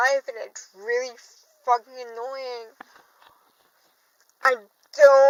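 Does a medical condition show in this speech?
Yes: cerebral palsy; from birth, affects walking.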